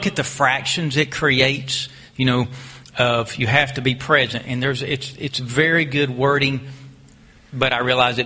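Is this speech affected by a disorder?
No.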